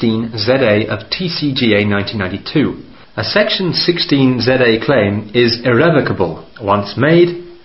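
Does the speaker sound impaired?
No.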